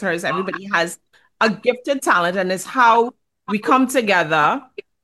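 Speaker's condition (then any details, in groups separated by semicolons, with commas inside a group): No condition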